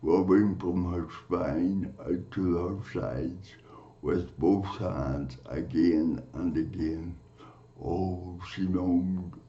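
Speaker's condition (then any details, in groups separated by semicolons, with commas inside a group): Cerebral palsy; from birth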